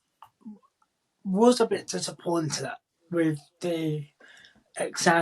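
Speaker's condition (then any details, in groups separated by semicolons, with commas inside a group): Cerebral palsy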